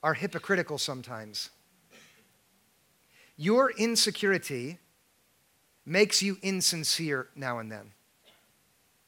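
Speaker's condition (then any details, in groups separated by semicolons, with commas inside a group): No condition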